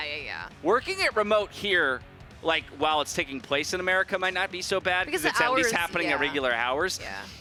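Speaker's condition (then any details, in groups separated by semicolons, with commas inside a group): No condition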